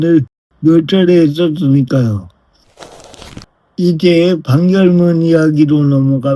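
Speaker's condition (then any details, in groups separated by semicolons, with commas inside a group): Brain lesion disability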